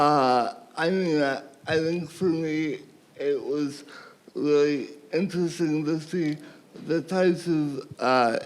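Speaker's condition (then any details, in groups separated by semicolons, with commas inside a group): Cerebral palsy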